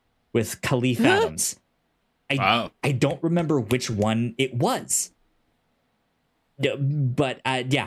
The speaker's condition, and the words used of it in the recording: Stuttering. There are some days where I just cannot speak